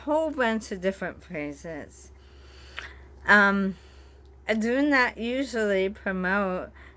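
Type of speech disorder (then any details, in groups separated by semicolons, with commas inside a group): Bulbar dysarthria; bulbar-onset ALS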